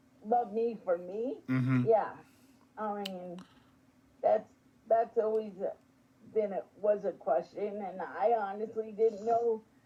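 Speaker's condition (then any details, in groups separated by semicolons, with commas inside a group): Spastic quadriplegic cerebral palsy; spastic quadriplegic, all four limbs, brain oxygen deprivation at birth; age 56, wheelchair user, walks short distances, physical therapy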